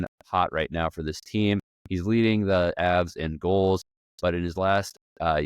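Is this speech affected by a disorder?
No.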